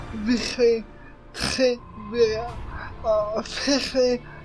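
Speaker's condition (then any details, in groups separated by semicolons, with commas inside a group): Cerebral palsy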